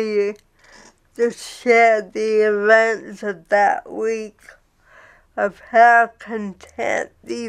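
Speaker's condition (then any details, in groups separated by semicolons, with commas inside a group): Cerebral palsy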